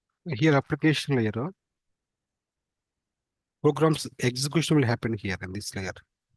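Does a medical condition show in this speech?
No.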